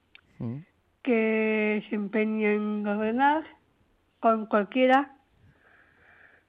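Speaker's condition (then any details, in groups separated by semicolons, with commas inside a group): Down syndrome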